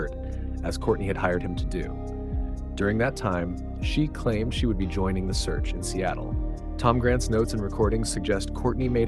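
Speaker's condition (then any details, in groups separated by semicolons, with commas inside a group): No condition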